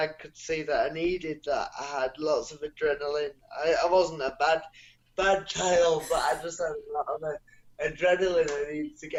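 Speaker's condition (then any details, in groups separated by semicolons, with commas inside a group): Cerebral palsy; non-progressive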